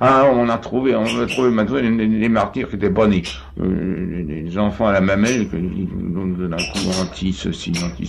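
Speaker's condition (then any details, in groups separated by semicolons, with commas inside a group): No condition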